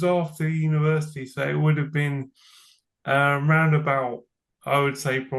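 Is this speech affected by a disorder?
Yes: cerebral palsy; from birth.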